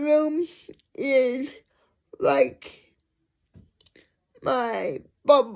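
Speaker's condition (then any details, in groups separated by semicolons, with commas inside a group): Cerebral palsy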